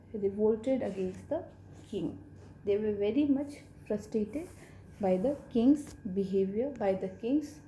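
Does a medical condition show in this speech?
No.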